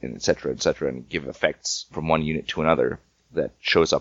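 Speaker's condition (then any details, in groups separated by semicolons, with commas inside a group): No condition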